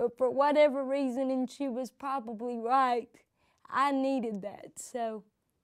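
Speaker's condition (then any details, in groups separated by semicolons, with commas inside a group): Cerebral palsy; from birth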